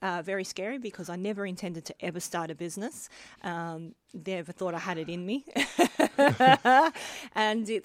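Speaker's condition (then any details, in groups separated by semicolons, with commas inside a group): Bilateral cleft lip and palate; adult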